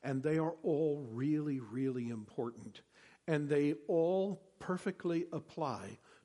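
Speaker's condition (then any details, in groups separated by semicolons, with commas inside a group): No condition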